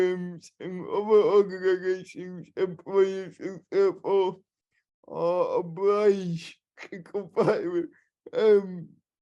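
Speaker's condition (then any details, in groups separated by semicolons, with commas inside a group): Cerebral palsy, spastic and dyskinetic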